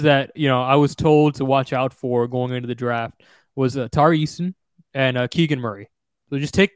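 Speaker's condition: No condition

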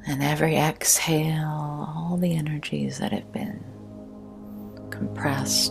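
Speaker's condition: No condition

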